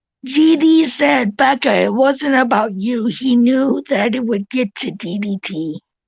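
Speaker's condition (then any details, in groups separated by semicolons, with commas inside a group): Cerebral palsy; tracheotomy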